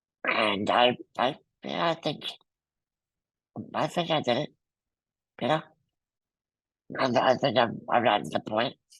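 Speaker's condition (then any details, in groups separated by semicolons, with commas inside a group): Muscular dystrophy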